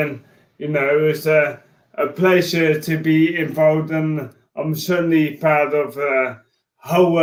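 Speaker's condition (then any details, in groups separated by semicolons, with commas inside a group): Motor neurone disease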